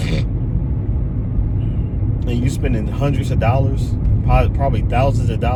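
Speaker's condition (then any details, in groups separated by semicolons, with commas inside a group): No condition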